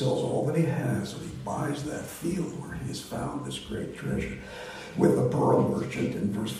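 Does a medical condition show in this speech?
Yes: voice disorder; not contagious.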